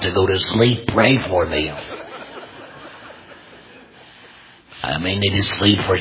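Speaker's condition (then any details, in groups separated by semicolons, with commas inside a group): Total laryngectomy, complete laryngectomy, voice prosthesis; no pain speaking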